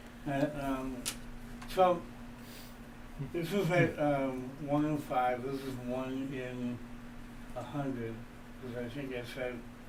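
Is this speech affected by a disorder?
Yes: cerebral palsy.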